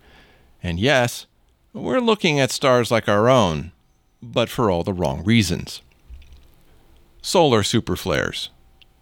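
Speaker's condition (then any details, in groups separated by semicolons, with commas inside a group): No condition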